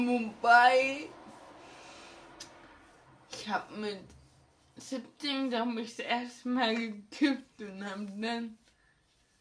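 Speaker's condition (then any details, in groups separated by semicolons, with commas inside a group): Ataxia; ataxia affecting hands and fingers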